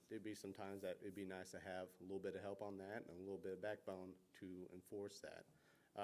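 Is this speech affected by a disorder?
No.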